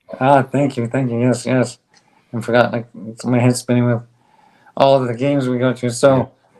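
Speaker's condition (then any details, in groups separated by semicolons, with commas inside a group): ALS; on drug, stronger bite, speaks better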